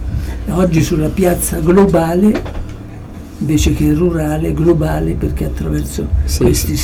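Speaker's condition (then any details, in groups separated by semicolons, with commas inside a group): Parkinson's disease; approaching final stage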